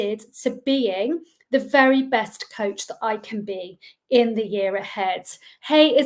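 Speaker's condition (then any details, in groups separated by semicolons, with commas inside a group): No condition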